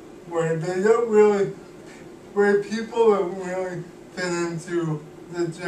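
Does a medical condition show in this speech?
Yes: cerebral palsy; cannot walk, uses wheelchair.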